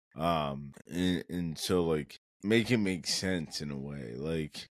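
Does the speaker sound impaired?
Yes: cerebral palsy; muscles needing relaxation, never tried marijuana for it.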